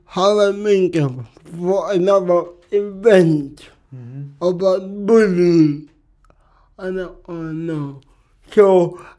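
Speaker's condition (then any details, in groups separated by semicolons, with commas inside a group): Cerebral palsy; speech can be hard sometimes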